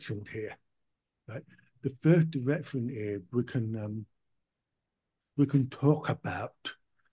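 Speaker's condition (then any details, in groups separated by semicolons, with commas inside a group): Profound deafness, born profoundly deaf, cochlear implant; powerful hearing aids early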